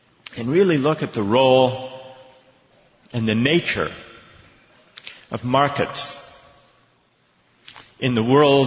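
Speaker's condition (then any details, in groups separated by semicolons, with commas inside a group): No condition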